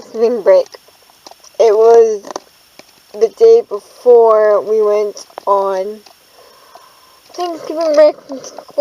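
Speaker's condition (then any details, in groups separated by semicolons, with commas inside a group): Cerebral palsy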